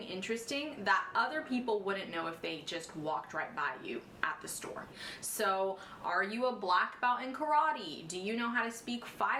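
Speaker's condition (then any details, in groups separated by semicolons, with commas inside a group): No condition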